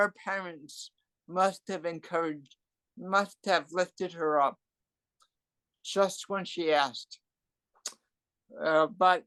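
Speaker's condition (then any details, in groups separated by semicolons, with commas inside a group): Cerebral palsy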